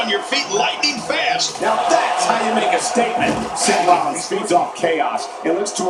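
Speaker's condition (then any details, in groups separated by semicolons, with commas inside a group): No condition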